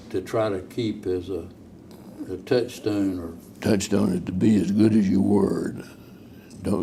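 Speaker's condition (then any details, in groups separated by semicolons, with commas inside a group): Parkinson's disease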